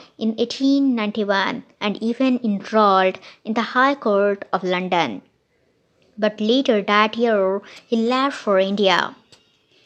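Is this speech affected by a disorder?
No.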